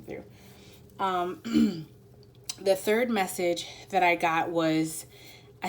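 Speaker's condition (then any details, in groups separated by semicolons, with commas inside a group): No condition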